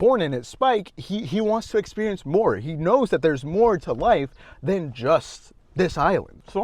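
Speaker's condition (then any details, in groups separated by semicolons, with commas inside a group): No condition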